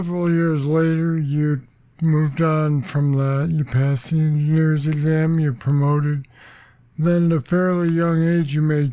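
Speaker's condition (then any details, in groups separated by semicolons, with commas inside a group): Parkinson's disease; deep brain stimulators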